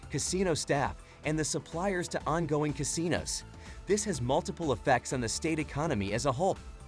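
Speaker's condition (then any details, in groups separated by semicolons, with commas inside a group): No condition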